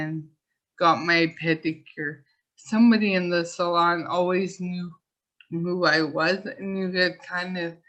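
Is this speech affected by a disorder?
Yes: ALS; pseudobulbar affect, hands contorted; speech affected.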